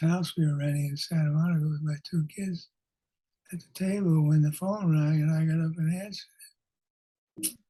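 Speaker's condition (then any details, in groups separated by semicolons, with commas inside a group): Parkinson's disease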